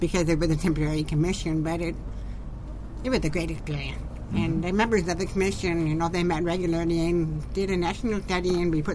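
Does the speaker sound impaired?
Yes: profound deafness; genetic auditory nerve damage, born hearing or hard of hearing, profoundly deaf by age five; deaf voice, sounds different, sometimes taken for German accent, once reported as drunk slurring.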